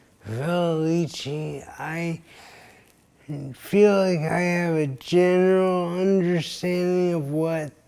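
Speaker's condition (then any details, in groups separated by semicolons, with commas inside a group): Traumatic brain injury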